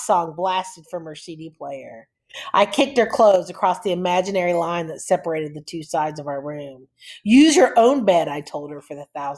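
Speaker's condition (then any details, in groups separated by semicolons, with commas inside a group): No condition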